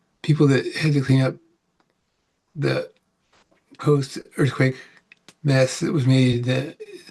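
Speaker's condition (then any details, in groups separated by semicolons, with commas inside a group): Parkinson's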